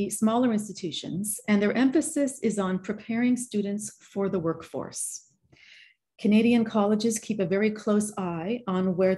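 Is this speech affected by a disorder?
No.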